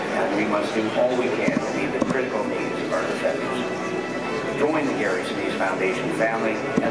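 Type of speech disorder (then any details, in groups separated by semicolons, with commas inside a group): None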